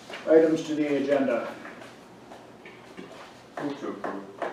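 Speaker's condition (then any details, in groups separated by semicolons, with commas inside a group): No condition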